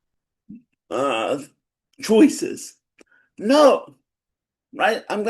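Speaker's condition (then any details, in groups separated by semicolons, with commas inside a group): Cerebral palsy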